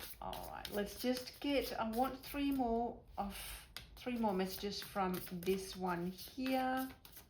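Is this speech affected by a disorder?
No.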